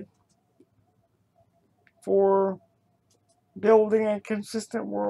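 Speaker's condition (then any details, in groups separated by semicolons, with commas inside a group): Cerebral palsy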